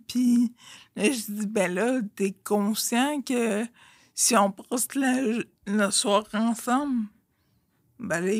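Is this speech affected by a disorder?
Yes: Friedreich's ataxia.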